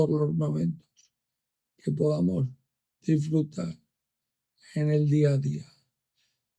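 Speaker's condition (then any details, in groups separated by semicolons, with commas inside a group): ALS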